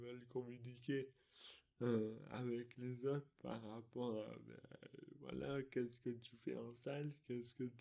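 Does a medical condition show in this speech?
Yes: dystonia; articulation difficulties.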